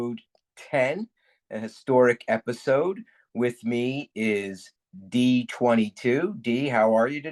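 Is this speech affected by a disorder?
No.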